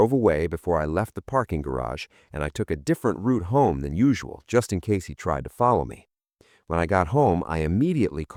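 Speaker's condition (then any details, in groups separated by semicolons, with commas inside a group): No condition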